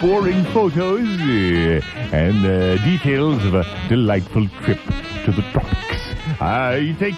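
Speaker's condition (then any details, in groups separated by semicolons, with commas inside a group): No condition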